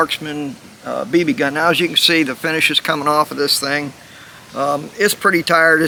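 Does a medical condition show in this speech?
No.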